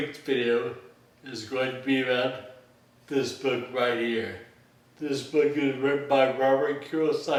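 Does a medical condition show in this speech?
Yes: Friedreich ataxia; inherited; diagnosed at age 12.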